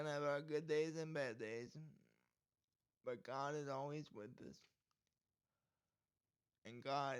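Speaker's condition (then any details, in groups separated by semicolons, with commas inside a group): Cerebral palsy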